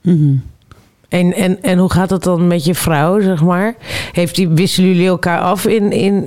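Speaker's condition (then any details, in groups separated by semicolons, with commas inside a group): No condition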